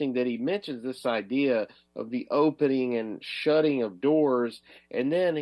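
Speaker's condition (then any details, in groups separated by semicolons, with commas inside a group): No condition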